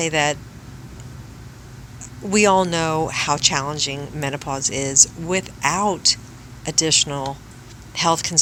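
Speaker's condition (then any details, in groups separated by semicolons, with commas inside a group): No condition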